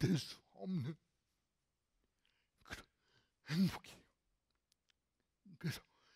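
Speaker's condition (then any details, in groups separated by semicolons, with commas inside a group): Cerebral palsy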